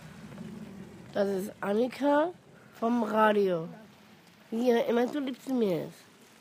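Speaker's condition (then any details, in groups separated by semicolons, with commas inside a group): Down syndrome; genetic, congenital, features visible at birth, glasses since age 2, childhood training in tongue control; still very small stature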